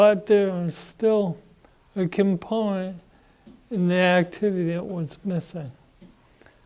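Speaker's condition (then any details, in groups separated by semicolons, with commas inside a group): Parkinson's disease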